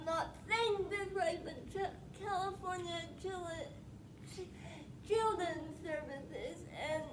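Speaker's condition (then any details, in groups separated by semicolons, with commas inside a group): Spastic quadriplegic cerebral palsy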